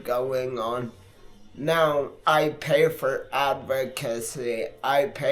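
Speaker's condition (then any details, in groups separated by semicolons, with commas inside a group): Multiple sclerosis; affects hands and left arm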